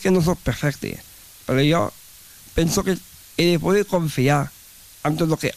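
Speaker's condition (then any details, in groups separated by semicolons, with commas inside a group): Down syndrome; extra chromosome, different learning pace, aged 30; describes self as very talkative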